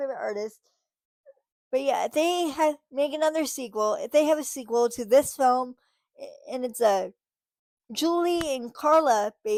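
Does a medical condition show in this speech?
Yes: cerebral palsy, spastic.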